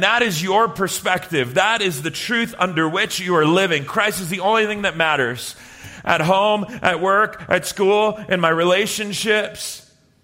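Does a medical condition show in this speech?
No.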